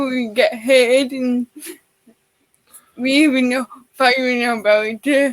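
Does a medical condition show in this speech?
Yes: cerebral palsy.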